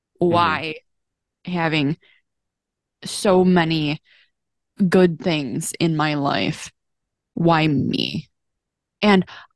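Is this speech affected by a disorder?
Yes: aphasia; stroke at 14, cause unknown, craniotomy, both sides paralyzed, wheelchair, right foot drop, out-of-state intensive therapy; about 11 years since stroke, brace for foot drop, modified car; no speech or voice at first, relearned reading, writing, speaking, occasional word substitutions, word-finding trouble.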